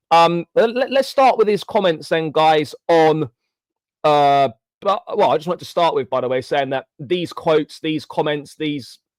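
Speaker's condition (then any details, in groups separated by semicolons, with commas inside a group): No condition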